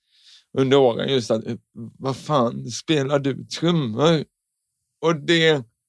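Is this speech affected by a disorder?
Yes: cerebral palsy; tongue fully stiff in childhood, shorter tight muscles, crooked hip, left leg turns inward; self-described speech defect still present, sounds not quite like others; childhood speech therapy to train speech, tense tongue, all s-sounds through nose as child.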